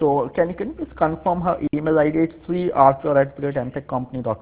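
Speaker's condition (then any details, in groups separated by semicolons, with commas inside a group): No condition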